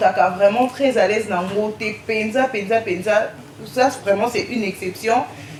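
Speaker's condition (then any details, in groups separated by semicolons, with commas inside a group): No condition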